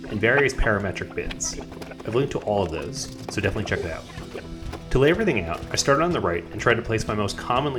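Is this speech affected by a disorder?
No.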